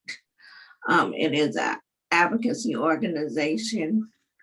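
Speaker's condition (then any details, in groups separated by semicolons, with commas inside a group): Cerebral palsy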